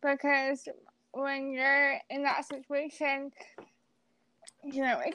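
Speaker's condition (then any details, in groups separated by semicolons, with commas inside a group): Cerebral palsy; wheelchair user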